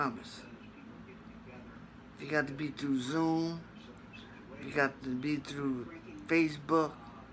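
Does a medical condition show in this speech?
Yes: traumatic brain injury; traumatic, blow to back of head.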